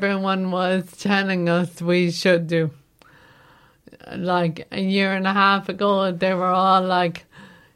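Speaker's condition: Motor neuron disease; comes and goes

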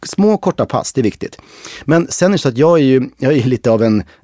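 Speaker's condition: No condition

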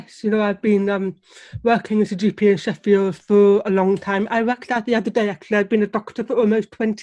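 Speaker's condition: Deafness; relies on lip reading

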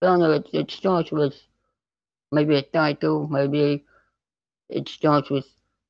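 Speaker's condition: Spinal muscular atrophy type 2; progressive muscle wasting

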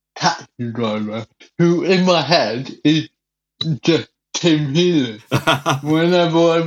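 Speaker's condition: Cerebral palsy; wheelchair

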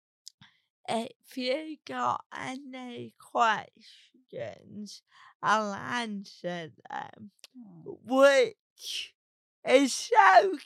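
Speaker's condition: Cerebral palsy; present by age 4

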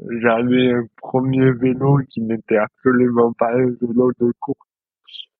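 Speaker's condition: Dystonia; present since birth

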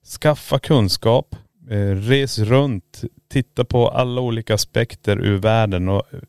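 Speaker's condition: No condition

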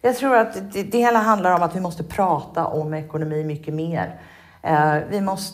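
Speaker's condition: No condition

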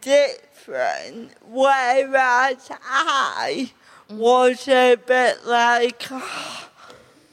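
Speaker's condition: Cerebral palsy; slow speech, takes long to say words like cerebral

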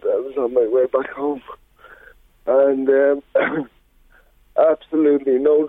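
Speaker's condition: Cerebral palsy; slurred speech, often mistaken for drunkenness

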